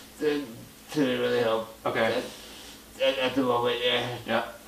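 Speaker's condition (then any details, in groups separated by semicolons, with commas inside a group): Muscular dystrophy, Duchenne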